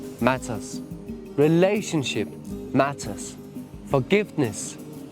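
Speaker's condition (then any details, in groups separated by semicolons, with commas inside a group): No condition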